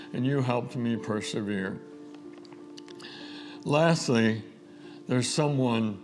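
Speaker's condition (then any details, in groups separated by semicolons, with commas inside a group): ALS; diagnosed almost two years ago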